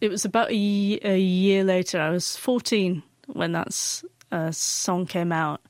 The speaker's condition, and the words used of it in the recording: Stuttering. My stutter has always been quite mild and not that prevalent